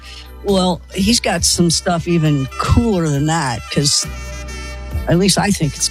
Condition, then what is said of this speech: None; typical speech.